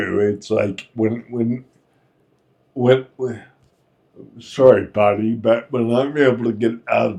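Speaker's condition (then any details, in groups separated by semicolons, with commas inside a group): Friedreich's ataxia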